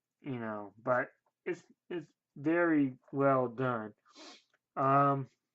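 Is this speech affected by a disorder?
Yes: cerebral palsy.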